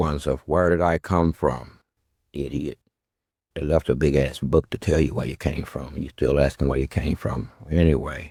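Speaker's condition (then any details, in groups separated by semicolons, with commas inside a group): No condition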